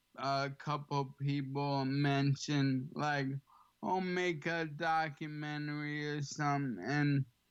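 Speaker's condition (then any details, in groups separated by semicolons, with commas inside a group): ALS; slightly slurred, has to slow down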